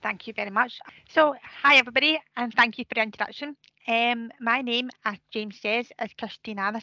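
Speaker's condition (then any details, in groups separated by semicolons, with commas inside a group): Deafness; speech sometimes affected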